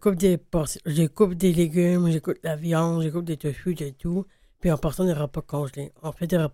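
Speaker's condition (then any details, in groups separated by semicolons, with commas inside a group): Down syndrome (trisomy 21); extra chromosome on 21st pair, with intellectual disability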